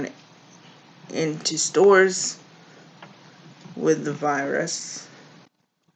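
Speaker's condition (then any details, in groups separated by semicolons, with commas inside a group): Cerebral palsy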